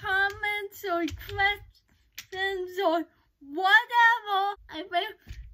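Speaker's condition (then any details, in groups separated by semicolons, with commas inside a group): Cerebral palsy; uses crutches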